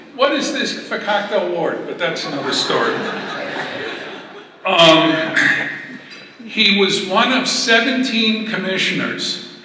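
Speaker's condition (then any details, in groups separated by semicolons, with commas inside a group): No condition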